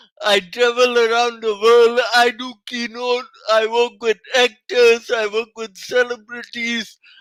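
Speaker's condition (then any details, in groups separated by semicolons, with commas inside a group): Cerebral palsy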